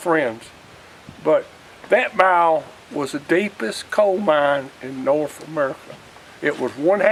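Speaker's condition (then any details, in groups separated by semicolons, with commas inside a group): No condition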